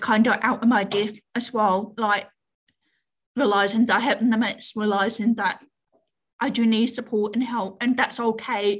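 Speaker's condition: Deafness; cochlear implant with audio cable for Zoom and team meetings

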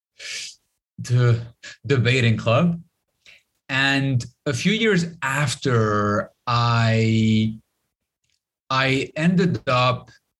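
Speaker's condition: Stutter; lifelong stutter, grew up stuttering in Lebanon, avoided speaking almost entirely for over 25 years; stutter may sound like internet problems, repeated fillers such as eh; repeated words, prolonged sounds

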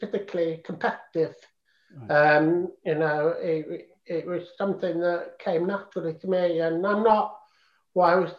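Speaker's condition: Profound deafness; congenital

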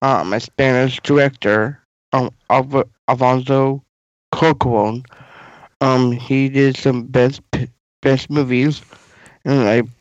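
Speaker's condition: Down syndrome

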